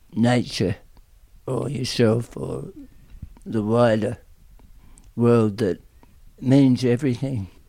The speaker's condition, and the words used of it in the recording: Tongue cancer surgery. But you'll also hear of his challenges, one being diagnosed with aggressive tongue cancer, which has also affected his speech.